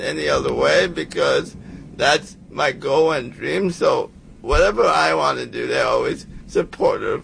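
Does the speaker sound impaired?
Yes: cerebral palsy; congenital, physical disability, hand visibly affected, unable to play mainstream sports as child, attended Viscardi School; sought better speaking for play-by-play, attended Toastmasters, hired speaking coach.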